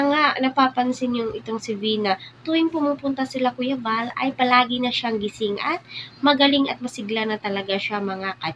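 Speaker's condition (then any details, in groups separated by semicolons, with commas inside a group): No condition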